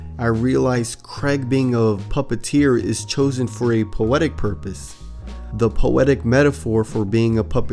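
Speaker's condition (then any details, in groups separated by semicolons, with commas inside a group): No condition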